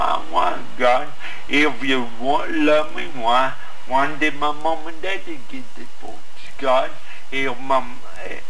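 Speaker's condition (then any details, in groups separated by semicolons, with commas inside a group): Cerebral palsy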